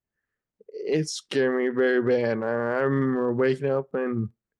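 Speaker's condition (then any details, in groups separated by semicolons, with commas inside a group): Friedreich's ataxia; age 28, 14 years since diagnosis, still progressing, uses wheelchair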